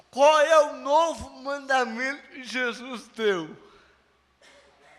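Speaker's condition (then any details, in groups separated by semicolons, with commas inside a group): Cerebral palsy; no speech as child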